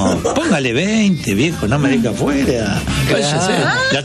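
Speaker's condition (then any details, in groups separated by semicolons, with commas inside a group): No condition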